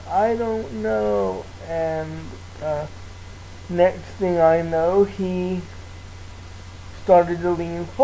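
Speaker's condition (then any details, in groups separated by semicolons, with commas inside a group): Cerebral palsy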